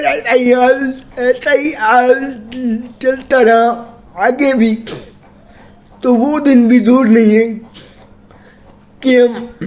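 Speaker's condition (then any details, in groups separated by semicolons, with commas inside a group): Cerebral palsy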